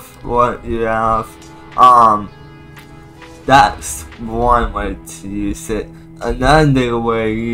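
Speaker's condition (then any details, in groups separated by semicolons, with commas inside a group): Cerebral palsy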